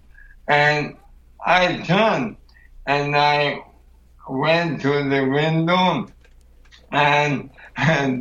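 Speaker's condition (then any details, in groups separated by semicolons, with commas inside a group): ALS; progressive muscle weakness first noticed doing push-ups, initially blamed on accident; sounds drunk to strangers, voice weakened and more bubbling since Camino, wife Steffi helps explain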